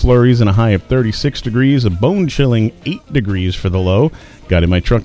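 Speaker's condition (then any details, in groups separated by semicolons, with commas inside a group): No condition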